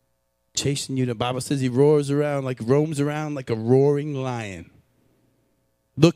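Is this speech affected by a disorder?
No.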